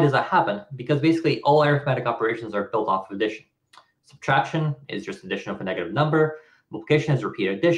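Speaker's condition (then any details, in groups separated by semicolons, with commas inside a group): No condition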